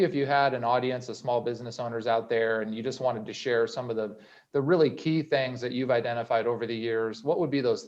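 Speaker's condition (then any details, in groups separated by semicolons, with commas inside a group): No condition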